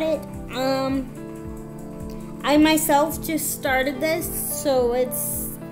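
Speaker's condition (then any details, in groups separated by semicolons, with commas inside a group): Cerebral palsy, spastic, severe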